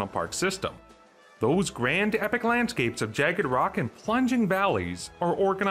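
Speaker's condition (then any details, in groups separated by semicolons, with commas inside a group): No condition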